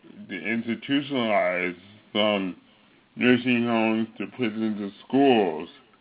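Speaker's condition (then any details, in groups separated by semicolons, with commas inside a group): Cerebral palsy; visible to casting agents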